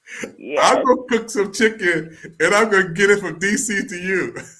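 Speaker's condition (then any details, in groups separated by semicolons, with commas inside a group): No condition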